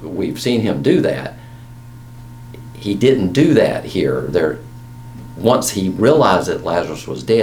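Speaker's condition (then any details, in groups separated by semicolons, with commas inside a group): No condition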